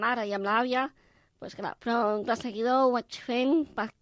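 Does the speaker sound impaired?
Yes: Down syndrome; can do all tasks others do but more slowly, four hours instead of one.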